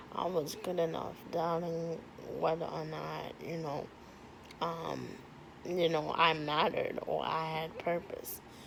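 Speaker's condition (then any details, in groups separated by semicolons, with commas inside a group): Cerebral palsy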